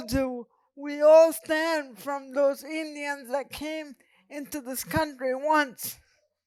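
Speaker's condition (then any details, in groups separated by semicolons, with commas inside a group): Cerebral palsy; present from birth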